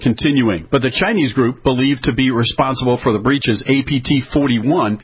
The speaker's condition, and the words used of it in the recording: No condition.